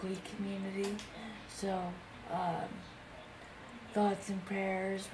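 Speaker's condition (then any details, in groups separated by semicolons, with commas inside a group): Cerebral palsy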